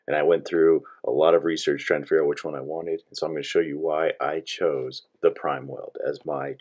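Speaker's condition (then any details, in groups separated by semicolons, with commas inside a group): No condition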